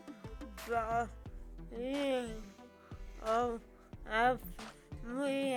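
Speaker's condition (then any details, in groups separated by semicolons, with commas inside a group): Cerebral palsy; from birth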